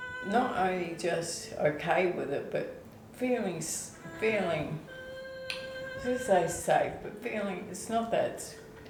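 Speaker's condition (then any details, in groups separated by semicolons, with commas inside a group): ALS/MND; onset foot drop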